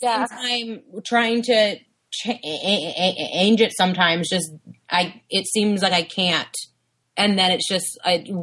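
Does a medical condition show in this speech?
Yes: stuttering; variable stuttering, past periods with shorter, less tight blocks; stuttering out of control lately, really long blocks that feel impossible to get out of; very long, changing stuttering easier when blocks shorter; here prolonged sounds, blocks.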